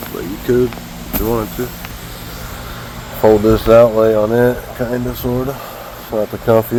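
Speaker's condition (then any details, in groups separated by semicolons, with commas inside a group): No condition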